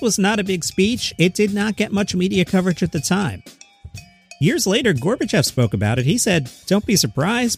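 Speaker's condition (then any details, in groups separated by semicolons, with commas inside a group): No condition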